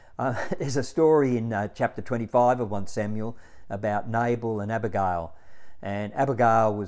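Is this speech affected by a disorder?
No.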